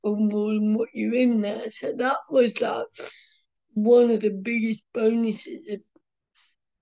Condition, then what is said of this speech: Cerebral palsy. I experienced my first discrimination at work, because one of the other workers used to mimic the way that I speak.